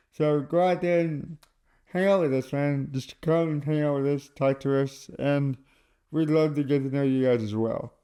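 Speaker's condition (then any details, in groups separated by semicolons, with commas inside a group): Cerebral palsy; lack of oxygen at birth; diagnosed in infancy, walked at age four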